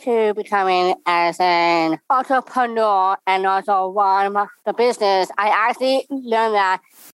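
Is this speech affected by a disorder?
Yes: Down syndrome; congenital, extra chromosome, body and brain develop differently.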